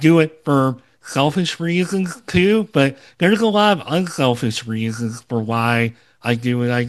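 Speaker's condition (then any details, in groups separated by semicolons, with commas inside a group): Cleft lip and palate, Opitz G/BBB syndrome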